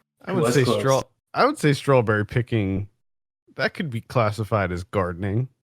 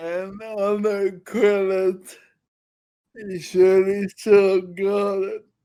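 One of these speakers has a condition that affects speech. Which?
The second: Friedreich's ataxia; Friedreich's ataxia, affects balance and coordination.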